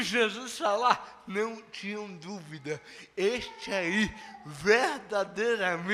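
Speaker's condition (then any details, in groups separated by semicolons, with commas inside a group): Cerebral palsy; no speech as child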